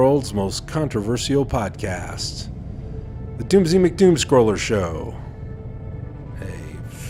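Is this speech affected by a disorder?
No.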